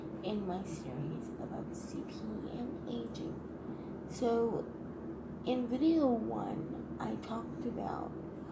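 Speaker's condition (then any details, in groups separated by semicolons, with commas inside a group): Cerebral palsy, triplegia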